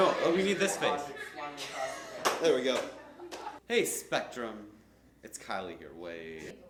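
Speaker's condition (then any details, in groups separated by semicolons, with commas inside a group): No condition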